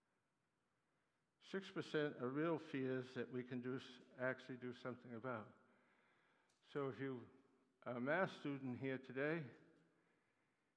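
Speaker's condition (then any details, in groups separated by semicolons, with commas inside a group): Parkinson's disease; Parkinson's with acute demyelinating neuropathy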